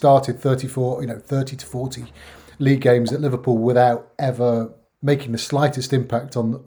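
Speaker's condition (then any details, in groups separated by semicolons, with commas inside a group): No condition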